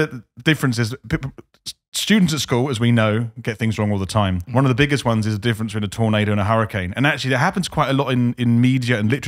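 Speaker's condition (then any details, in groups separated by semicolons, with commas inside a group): No condition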